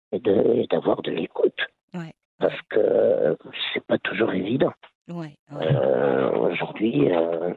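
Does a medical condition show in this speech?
Yes: laryngeal cancer; part of lung removed.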